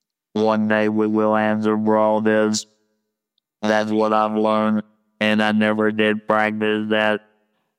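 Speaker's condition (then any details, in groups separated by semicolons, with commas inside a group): Laryngectomy; wand not hard to learn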